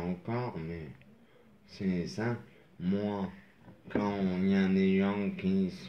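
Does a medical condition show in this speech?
Yes: traumatic brain injury; moped accident.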